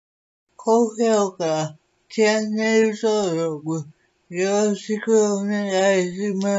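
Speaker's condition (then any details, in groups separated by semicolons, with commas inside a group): Cerebral palsy; severe, uses a wheelchair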